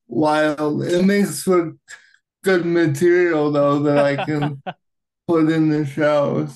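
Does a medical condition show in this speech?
Yes: cerebral palsy, right-sided high tone; acquired at birth, whole right side affected, wheelchair user, childhood therapy to take steps.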